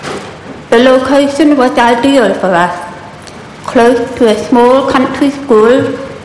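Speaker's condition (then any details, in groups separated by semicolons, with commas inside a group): Profound deafness; found at 2.5 years by kindergarten teachers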